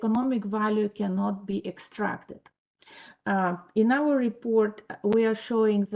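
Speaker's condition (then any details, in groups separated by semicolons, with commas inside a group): No condition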